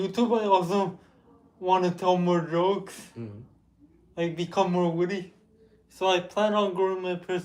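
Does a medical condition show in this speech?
Yes: cerebral palsy; with developmental delay.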